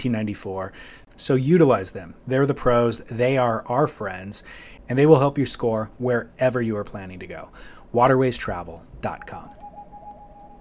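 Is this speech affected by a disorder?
No.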